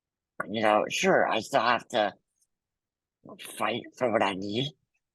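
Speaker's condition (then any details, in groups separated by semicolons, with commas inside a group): Muscular dystrophy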